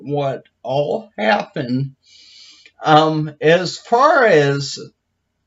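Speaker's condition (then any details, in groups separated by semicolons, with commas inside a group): Brain injury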